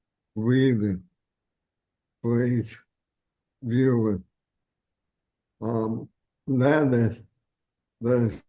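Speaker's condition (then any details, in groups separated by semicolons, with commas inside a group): ALS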